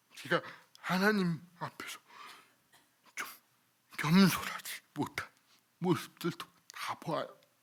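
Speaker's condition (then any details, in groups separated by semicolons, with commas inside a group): Cerebral palsy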